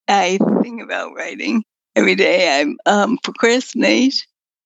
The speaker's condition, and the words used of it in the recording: Multiple sclerosis. Really do have to have chocolate because the caffeine helps me talk and caffeine from coffee.